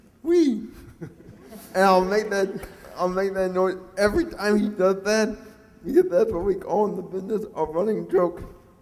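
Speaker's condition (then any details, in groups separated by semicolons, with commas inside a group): Cerebral palsy; facial muscles impaired, predicted not to talk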